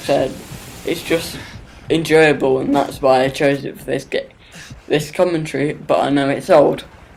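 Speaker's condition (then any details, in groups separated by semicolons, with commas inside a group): Cerebral palsy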